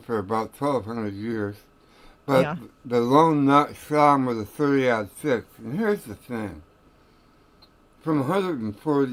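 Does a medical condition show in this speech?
Yes: tongue cancer; recent scan clean, recovering from radiation effects.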